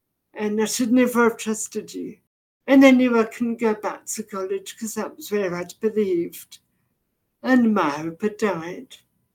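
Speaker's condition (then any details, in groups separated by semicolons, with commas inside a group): Deafness, severe; can hardly understand speech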